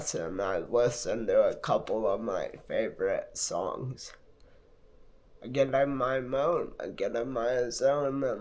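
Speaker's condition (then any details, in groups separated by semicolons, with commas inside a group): Multiple sclerosis; affects hands and left arm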